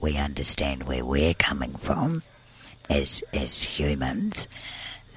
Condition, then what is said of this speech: Tracheostomy. Yeah, well, as we said before, you know, people tend to be focused on how I sound rather than what I'm saying, so...